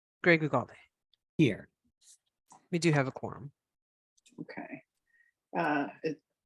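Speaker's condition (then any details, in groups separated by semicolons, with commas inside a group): No condition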